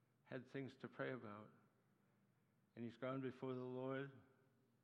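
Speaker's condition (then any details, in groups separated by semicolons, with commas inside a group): Parkinson's disease; Parkinson's attacks muscles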